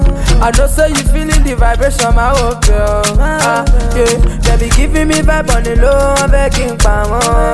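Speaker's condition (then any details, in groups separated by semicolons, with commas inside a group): No condition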